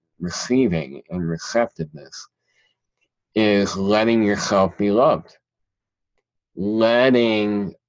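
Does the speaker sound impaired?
Yes: cleft palate; present since childhood.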